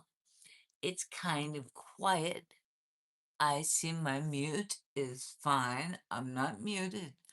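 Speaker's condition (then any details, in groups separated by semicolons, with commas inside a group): Cervical dystonia, essential tremor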